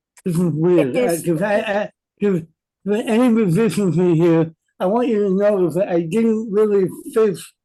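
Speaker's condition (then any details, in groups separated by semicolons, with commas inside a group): Cerebral palsy; present from birth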